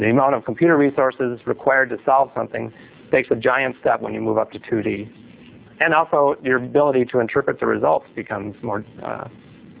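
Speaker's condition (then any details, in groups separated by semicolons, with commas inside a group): No condition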